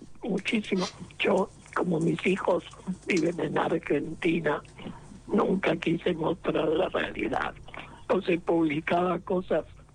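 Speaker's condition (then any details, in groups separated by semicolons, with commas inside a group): Laryngectomy, esophageal speech; esophageal voice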